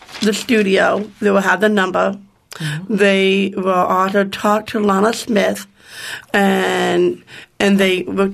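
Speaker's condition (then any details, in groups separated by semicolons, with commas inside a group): Down syndrome; born in Rochester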